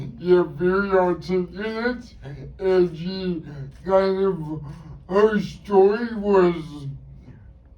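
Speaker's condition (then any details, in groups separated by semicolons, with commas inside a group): Cerebral palsy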